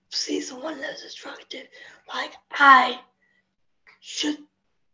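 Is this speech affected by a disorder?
Yes: spastic quadriplegic cerebral palsy; needs help with most physical tasks, agency carers assist getting up and going to bed.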